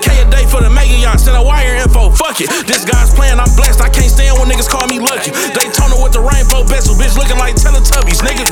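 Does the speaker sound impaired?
No.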